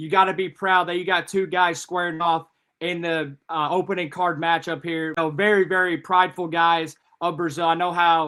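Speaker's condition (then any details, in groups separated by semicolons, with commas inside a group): No condition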